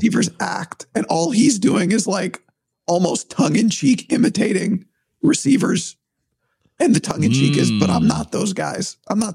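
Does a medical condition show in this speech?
Yes: vocal cord surgery; vocal cord problem, not uncommon, long search for diagnosis, vocal cord surgery by ear nose and throat surgeon; voice compromised, objectively worse than usual, unsure if voice returns to 100%.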